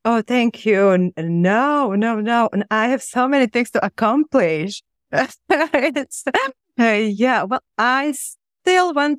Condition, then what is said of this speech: Stuttering. And many times it's so stressful for me.